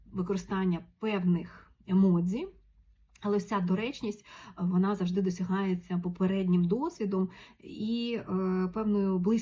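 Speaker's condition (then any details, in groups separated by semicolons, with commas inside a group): No condition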